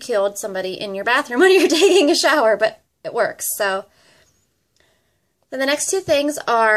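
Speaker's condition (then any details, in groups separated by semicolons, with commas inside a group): No condition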